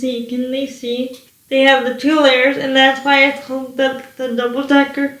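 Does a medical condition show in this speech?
Yes: cerebral palsy.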